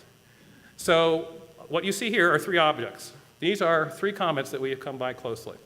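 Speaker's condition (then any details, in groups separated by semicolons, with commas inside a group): No condition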